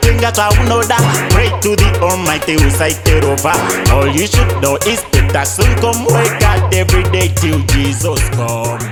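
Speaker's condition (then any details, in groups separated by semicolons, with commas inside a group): No condition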